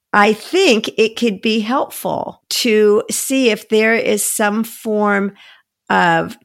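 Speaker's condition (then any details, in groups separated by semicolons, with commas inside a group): No condition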